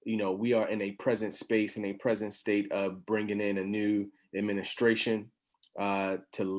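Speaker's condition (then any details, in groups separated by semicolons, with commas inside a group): No condition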